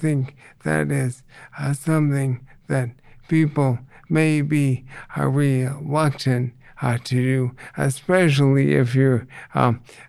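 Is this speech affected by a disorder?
Yes: ALS; reduced ability to get around.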